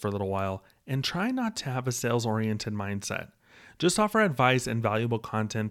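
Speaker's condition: No condition

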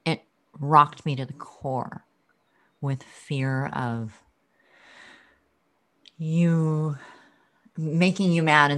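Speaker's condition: Cleft lip and palate

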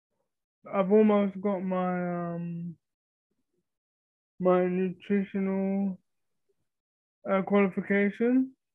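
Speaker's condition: Cerebral palsy (quadriplegia); wheelchair user

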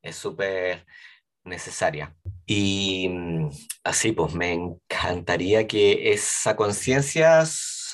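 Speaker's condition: Stuttering; stuttering moments last only a few seconds; stutters openly, word and phrase repetitions, frequent fillers; prolonged sounds

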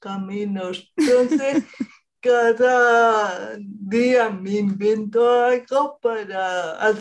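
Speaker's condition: Cerebral palsy; present at least 40 years

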